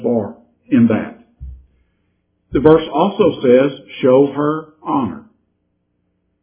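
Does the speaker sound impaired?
No.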